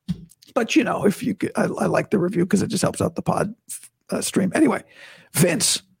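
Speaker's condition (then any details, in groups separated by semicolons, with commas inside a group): Vocal cord surgery recovery; voice still sounds bad to new listeners, best in two weeks, talking painless, not yet back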